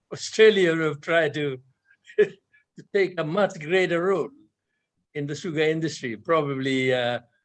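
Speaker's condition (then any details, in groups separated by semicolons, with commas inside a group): No condition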